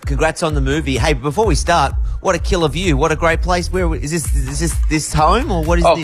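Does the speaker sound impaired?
No.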